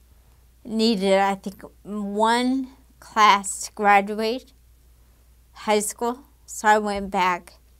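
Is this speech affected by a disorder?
Yes: damaged diaphragm.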